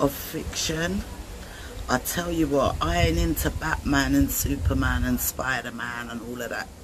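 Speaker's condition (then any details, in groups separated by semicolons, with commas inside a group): No condition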